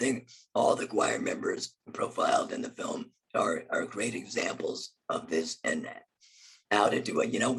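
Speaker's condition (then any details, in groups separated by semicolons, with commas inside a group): Laryngectomy; hard to speak loudly, some words hard, cannot eat and speak together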